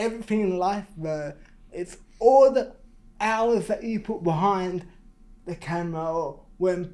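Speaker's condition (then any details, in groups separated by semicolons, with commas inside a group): Cerebral palsy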